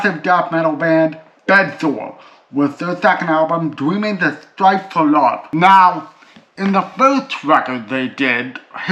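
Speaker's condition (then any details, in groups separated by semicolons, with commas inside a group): Cerebral palsy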